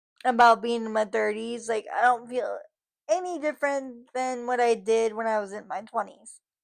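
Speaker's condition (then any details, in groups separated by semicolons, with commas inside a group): Cerebral palsy, spastic; from birth, muscle spasms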